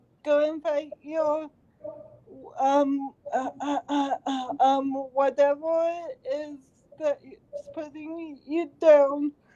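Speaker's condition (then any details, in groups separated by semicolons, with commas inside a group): Cerebral palsy; since birth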